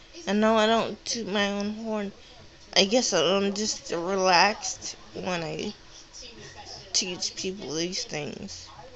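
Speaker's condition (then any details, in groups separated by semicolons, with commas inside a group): Cerebral palsy; sounds out of breath after therapy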